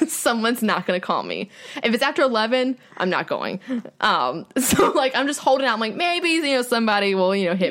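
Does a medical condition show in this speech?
No.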